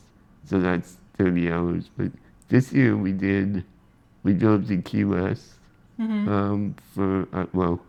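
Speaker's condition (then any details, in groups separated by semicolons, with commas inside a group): Spinal muscular atrophy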